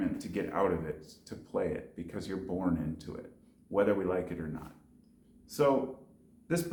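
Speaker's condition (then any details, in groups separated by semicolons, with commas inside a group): No condition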